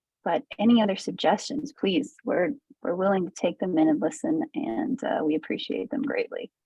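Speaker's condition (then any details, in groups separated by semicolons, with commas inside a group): No condition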